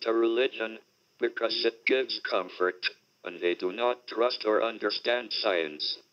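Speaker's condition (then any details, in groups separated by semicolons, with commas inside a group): Motor neuron disease (ALS), speech-generating device; body hardly works at all; discomfort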